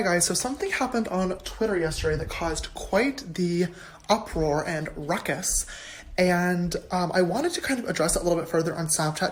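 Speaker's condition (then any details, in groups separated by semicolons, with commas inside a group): No condition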